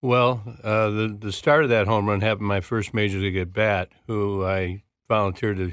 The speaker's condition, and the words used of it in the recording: Parkinson's disease. Like I have to do speech therapies and, you know, so before I go on the air sometimes.